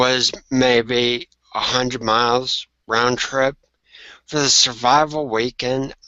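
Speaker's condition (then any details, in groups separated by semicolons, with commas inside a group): Traumatic brain injury; no maintenance medication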